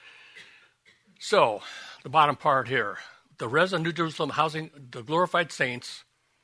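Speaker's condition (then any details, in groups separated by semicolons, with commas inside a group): No condition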